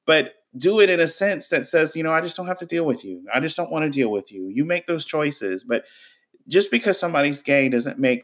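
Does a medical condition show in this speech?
No.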